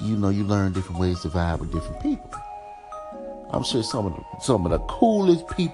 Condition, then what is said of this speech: None; typical speech.